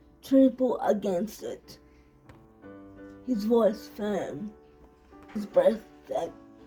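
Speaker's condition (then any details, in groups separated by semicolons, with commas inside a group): Cerebral palsy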